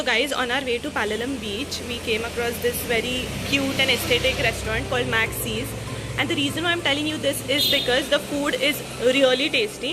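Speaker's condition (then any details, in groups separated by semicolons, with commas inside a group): No condition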